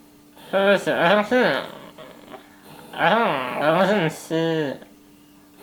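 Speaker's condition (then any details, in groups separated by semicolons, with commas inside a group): Spinal muscular atrophy type 1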